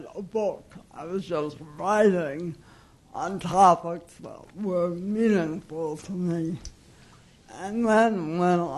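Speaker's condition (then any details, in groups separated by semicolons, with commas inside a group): Cerebral palsy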